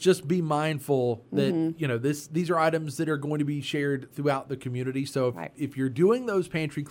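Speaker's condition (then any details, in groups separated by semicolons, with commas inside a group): No condition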